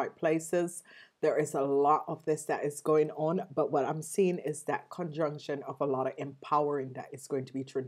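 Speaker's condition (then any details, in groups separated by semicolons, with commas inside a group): No condition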